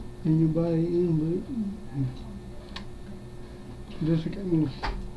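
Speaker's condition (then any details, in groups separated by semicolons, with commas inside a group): Cerebral palsy; movement disorder, jerky movements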